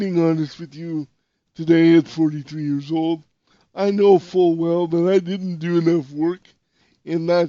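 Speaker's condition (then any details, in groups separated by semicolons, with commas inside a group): Cerebral palsy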